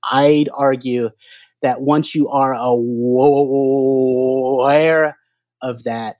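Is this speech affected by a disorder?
Yes: stuttering; onset around age 2.5, fall with traumatic brain injury then, grandfather and daughter stutter, likely genetic, hypnotherapy tried; no longer hides stutter, not trying to avoid stuttering, stuttering more or more aware lately, sober; stutters every time talking, hard ordering in restaurants, phone calls, strangers, alcohol seemed to lessen stutter; here prolonged sounds, blocks.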